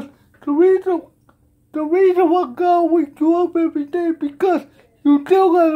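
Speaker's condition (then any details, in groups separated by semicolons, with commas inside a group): Cerebral palsy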